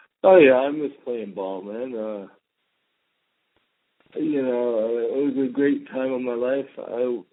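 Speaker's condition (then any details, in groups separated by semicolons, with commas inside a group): Cerebral palsy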